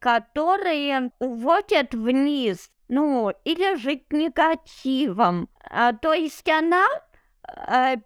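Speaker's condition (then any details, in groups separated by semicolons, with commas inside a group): Cerebral palsy; no wheelchair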